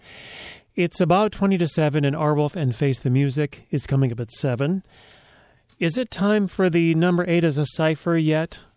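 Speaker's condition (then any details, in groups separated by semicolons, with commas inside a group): No condition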